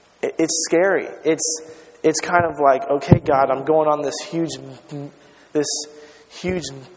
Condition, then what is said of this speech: Stuttering. And I can serve God and speak at the same time.